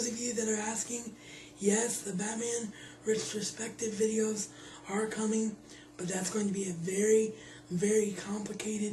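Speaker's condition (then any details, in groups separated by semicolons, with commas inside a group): Cerebral palsy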